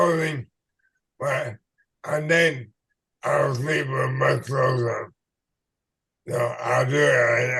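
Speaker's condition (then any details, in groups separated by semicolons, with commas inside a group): ALS/MND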